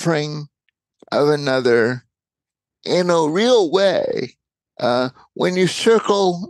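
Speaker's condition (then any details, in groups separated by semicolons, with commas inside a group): Cerebral palsy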